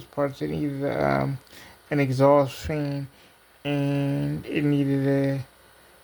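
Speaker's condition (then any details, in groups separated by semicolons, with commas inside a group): Cerebral palsy; diplegia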